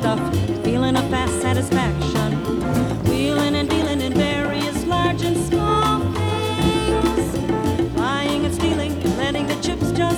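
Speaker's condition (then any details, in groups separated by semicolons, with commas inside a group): No condition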